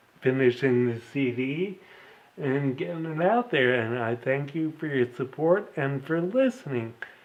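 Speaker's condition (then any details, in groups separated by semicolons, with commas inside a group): Ataxia; slight slurring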